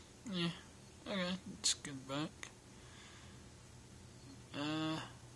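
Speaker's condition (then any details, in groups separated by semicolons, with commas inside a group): Cerebral palsy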